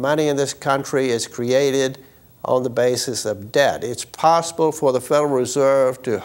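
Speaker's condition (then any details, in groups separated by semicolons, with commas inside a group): No condition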